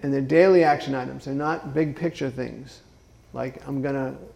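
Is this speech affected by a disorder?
Yes: Parkinson's disease; Parkinson's onset age 41, about 12 years' history, first tremoring hand and no arm swing after thumb surgery, left foot dystonia; says some words are hard or tough to say.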